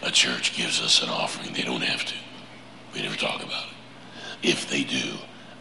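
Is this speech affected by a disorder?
Yes: laryngeal cancer; vocal cord cancer, prior chemo and radiation, 35 treatments over about seven weeks; deep raspy 'Batman voice', much weaker than before, prosthesis speech planned after laryngectomy.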